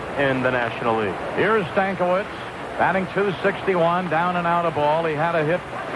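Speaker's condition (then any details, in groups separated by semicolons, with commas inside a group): No condition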